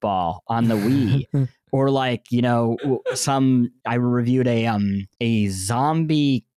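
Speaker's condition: Cleft lip and palate; 2-3 months recovery each

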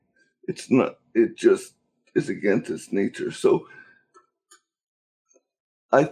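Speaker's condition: Cerebral palsy; unable to walk

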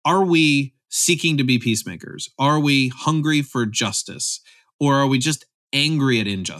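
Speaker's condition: No condition

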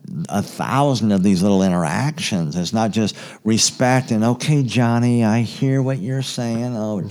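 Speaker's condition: Cleft palate, severe

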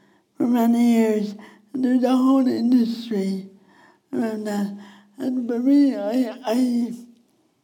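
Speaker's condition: Speech impediment; talks either too slow or too fast, hard to understand when too fast and animated

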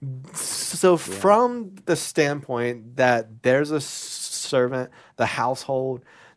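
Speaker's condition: Stutter; stutter present from birth, unchanged despite repeated healing prayers ages 5 to 13; speech impediment still present, preaches to thousands; stutters when speaking; prolonged sounds

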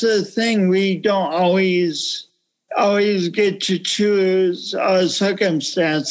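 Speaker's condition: Cerebral palsy; coordination differences

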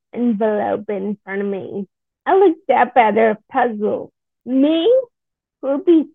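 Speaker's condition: Friedreich's ataxia; speech and swallowing issues

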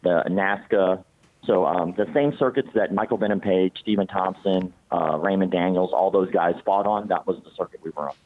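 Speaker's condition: Cleft palate; congenital

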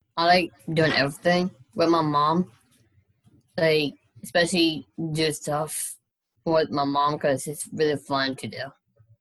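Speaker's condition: Down syndrome; extra copy of chromosome 21, low muscle tone, heart surgery, eye surgery and other surgeries in childhood, thyroid removed; adult, 22 years old

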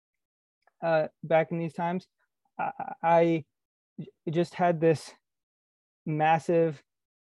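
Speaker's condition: Stuttering; man aged 23, long history of avoiding communication; difficult to communicate fluently, rarely fluent even after disclosing stutter; blocks

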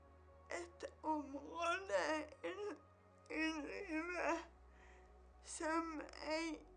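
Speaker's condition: Cerebral palsy; onset at birth

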